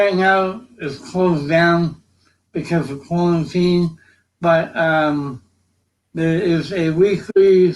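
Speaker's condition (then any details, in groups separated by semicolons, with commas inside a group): Cerebral palsy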